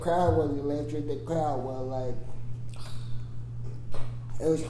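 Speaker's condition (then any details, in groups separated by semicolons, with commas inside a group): Cerebral palsy; congenital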